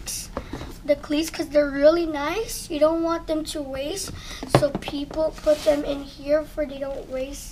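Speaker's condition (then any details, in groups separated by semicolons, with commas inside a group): No condition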